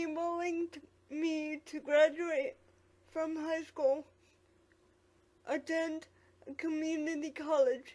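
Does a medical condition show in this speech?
Yes: quadriplegic cerebral palsy.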